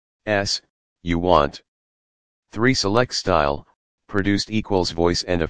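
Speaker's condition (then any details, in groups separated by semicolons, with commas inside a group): No condition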